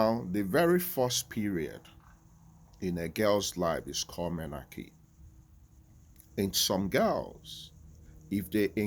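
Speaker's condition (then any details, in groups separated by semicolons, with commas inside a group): No condition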